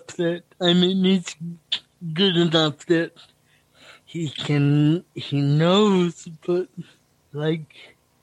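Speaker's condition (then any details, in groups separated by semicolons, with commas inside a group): Cerebral palsy; consistent predictable speaking rate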